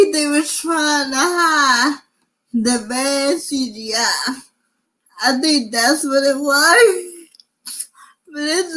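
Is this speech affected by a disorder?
Yes: cerebral palsy.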